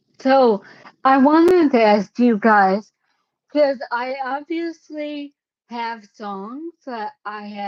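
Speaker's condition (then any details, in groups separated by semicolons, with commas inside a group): Cerebellar ataxia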